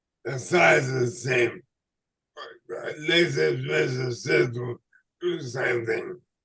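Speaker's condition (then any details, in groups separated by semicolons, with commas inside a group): ALS/MND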